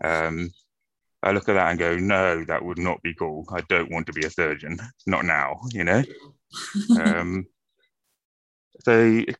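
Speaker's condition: Profound deafness, acquired from meningitis

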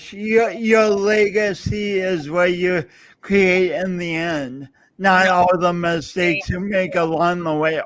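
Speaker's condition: Speech impediment; oxygen loss at birth

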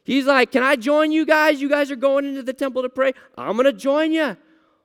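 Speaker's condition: No condition

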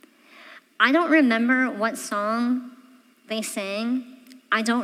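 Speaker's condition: Cleft palate; congenital

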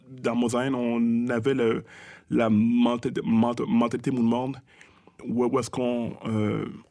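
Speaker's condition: Stuttering; childhood-onset stuttering, thought autistic as young child, spoke Creole, English and French mixed, fluent when rapping since teens; stuttering noticeable during this interview, as he points out himself, audible repetitions; stutters in conversation, strings syllables together very fast without stopping or tripping; repeated sounds, prolonged sounds

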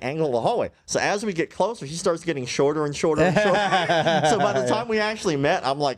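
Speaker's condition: Cleft lip and palate

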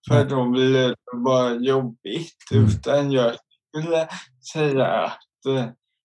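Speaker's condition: Cerebral palsy; visible disability

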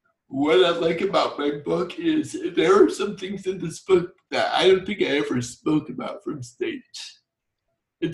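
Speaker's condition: Torsional dystonia; drives and lives independently

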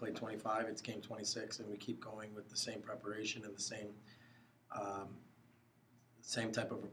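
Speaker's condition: No condition

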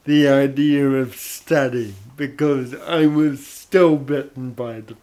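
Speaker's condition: Cerebral palsy; odd sort of voice

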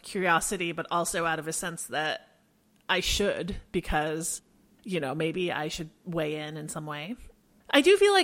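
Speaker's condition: No condition

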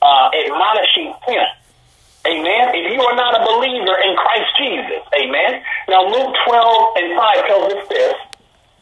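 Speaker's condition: No condition

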